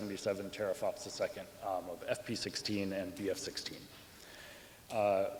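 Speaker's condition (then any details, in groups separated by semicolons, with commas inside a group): No condition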